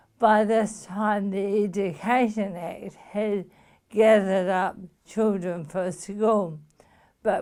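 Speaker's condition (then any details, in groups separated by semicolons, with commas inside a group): Motor neuron disease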